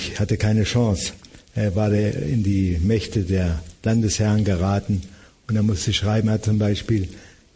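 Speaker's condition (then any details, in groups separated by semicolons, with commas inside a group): Parkinson's disease; almost daily falls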